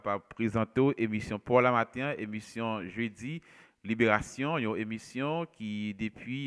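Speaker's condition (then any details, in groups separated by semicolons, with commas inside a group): No condition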